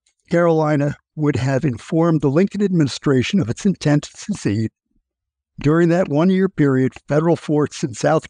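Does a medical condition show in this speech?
No.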